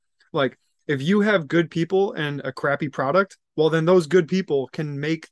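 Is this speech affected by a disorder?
No.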